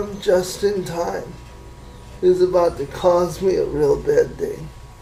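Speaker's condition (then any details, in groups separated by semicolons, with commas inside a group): Cerebral palsy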